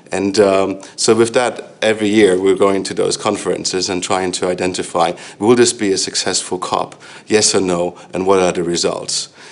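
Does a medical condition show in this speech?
No.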